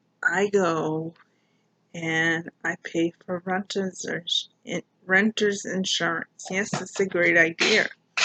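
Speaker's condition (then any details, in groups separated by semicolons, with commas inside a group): Mild cerebral palsy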